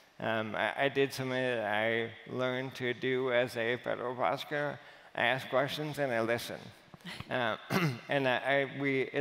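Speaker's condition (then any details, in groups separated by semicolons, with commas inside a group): Amyotrophic lateral sclerosis; voice and hands affected; speech audibly affected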